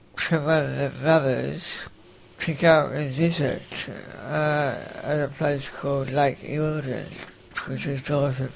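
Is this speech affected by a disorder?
Yes: facioscapulohumeral muscular dystrophy, facioscapulohumeral (FSHD); uses respirator.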